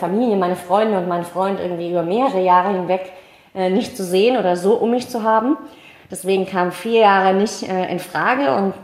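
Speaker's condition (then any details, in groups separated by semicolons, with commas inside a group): Cleft palate, mild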